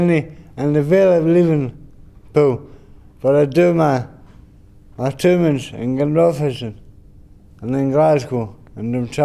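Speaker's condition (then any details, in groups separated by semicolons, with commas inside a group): Brain injury; mild speech impediment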